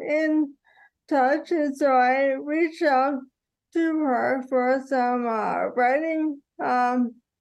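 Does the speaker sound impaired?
Yes: ALS; diagnosed 2014, onset with a finger not working, diagnosis delayed.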